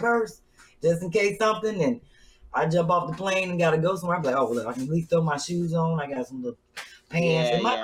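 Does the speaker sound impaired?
No.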